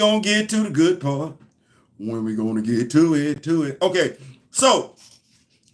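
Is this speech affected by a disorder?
No.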